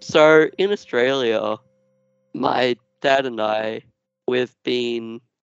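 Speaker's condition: Duchenne muscular dystrophy; progressive

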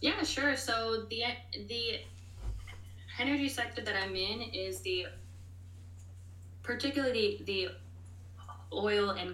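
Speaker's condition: Stuttering; moments of stuttering expected, offers to repeat things if needed; repeated words, blocks

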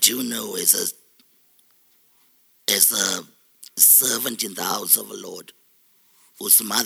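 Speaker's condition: Total laryngectomy; relearned speech, formerly artificial robotic voice like Stephen Hawking, speaking about 18 months, self-described sexy voice

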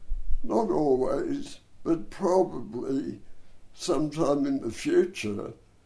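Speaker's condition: Dystonia and cerebral palsy; hard-to-diagnose

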